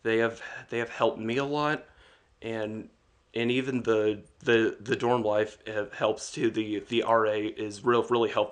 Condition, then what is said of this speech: Stuttering. I am ADHD. I have depression and anxiety, and I stutter sometimes.